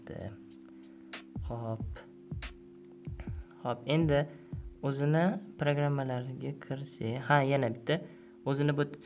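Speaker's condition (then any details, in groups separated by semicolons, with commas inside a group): No condition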